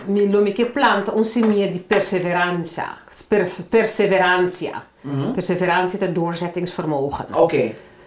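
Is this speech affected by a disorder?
No.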